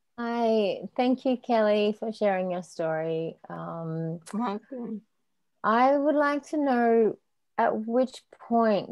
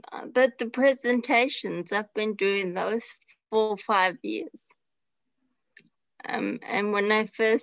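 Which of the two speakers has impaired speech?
The second: traumatic brain injury; car crash; years after car crash; relearned talking.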